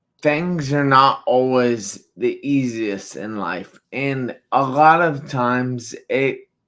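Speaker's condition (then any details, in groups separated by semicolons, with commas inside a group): Traumatic brain injury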